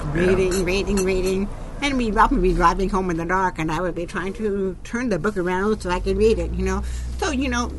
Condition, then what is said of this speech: Deafness. I've always had to explain to people that I sound different because I'm deaf.